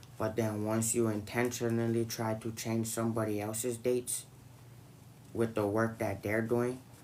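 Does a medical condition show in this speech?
No.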